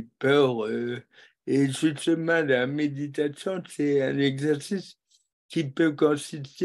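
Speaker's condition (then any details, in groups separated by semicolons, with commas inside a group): Cerebral palsy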